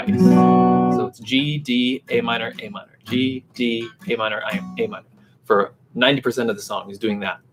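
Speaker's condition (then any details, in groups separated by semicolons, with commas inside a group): No condition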